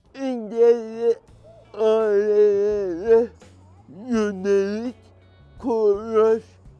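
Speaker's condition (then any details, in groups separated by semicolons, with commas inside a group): Cerebral palsy; umbilical cord entanglement at birth; sometimes needed pen and paper to communicate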